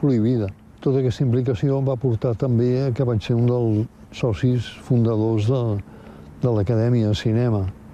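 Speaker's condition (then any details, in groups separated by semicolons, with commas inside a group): Parkinson's; progressive Parkinson's disease, about 15 years by time of death; mild, progressively worsening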